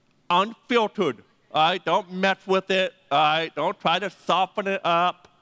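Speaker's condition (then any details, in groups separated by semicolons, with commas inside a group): Deafness; needs names repeated several times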